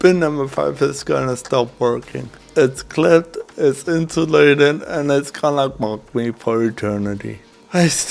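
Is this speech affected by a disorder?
Yes: cerebral palsy.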